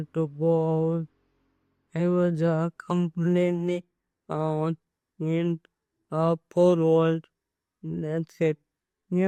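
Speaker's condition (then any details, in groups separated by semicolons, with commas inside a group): Amyotrophic lateral sclerosis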